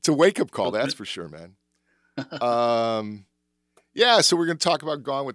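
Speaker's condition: No condition

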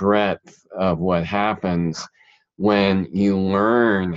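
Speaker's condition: Cleft palate; present since childhood

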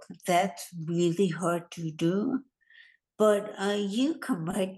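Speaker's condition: Hemorrhagic stroke; near-fatal brain bleed with unconsciousness, weak right side, right-handed, now types only with left hand; trouble putting thoughts into language, brain works faster than tongue, hard getting words out quickly

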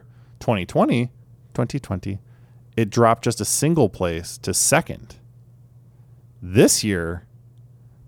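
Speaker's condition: No condition

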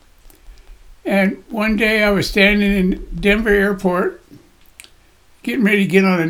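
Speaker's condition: Parkinson's disease; daily cardio and gym workouts

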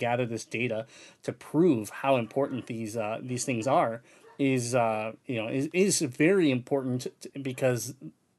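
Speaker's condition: Cleft palate; congenital cleft palate

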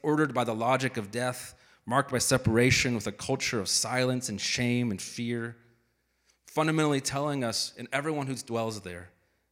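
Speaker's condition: No condition

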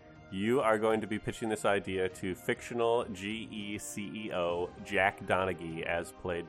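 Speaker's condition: No condition

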